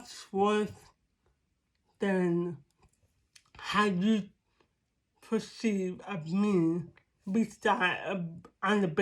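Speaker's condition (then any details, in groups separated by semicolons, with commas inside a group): Cerebral palsy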